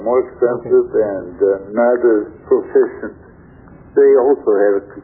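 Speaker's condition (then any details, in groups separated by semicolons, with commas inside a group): Stroke affecting throat muscles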